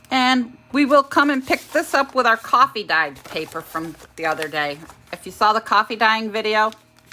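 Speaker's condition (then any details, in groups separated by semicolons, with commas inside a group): No condition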